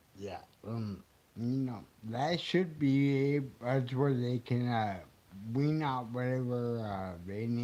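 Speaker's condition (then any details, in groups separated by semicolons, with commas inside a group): Huntington's disease; inherited; movement affected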